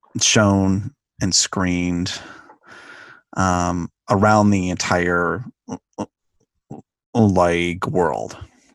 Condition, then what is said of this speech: Stuttering. You know, I'm in the film, I am a person who stutters, you know, and that's different.